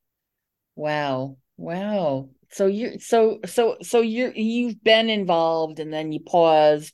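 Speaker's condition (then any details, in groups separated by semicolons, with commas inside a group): Stuttering; long-standing, past traditional fluency shaping therapy, later psychotherapy with stuttering-aware therapist; repeated words, prolonged sounds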